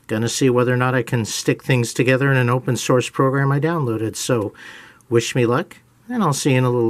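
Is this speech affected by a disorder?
No.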